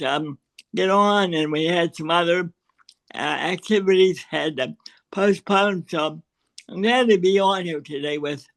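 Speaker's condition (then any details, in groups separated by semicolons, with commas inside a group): Cerebral palsy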